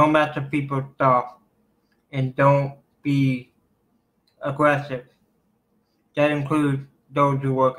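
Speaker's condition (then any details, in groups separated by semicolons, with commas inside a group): Cerebral palsy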